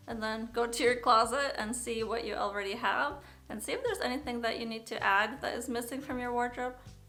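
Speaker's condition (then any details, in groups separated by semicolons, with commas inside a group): No condition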